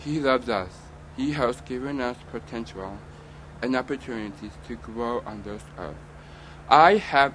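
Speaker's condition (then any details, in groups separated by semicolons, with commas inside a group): Down syndrome; young adult man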